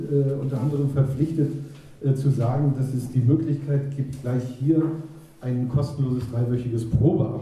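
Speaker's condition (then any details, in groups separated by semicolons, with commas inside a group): No condition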